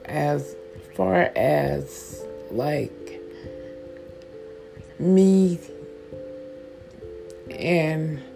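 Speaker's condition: Stroke with stutter; hands not working

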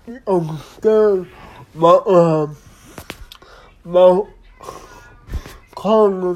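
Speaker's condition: Disability affecting speech; speech not clear

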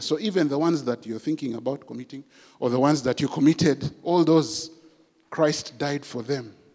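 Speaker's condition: No condition

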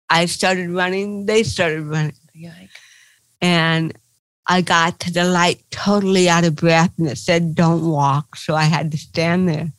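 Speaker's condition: Cerebral palsy; titanium neck limiting looking up, involuntary movements, chronic pain, past Botox dependence, past painkiller addiction

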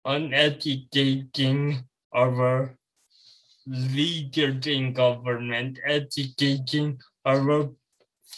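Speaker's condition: Cerebral palsy

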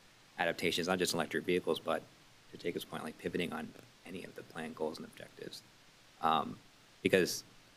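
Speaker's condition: No condition

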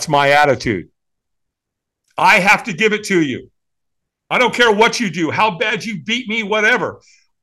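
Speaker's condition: No condition

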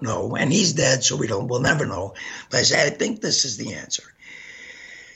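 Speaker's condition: Gunshot injury to voice box; face bullet ripped esophagus

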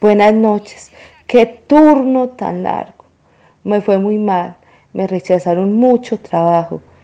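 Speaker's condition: No condition

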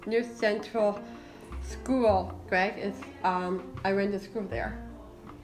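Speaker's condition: Down syndrome

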